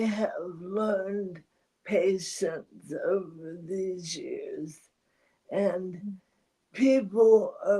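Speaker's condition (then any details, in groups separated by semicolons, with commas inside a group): ALS; voice strains with talking, needs voice rest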